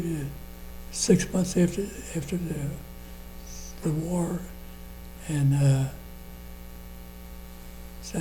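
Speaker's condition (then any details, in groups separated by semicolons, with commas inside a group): Parkinson's disease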